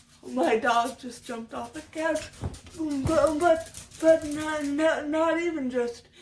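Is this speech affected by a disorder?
Yes: cerebral palsy.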